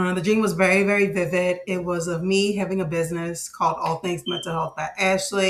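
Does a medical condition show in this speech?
No.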